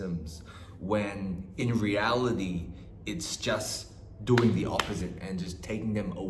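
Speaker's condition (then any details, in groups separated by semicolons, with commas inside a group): No condition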